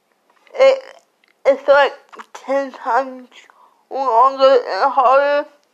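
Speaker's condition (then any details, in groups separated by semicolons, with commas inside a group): Cerebral palsy; cerebral palsy affecting whole body; slurred speech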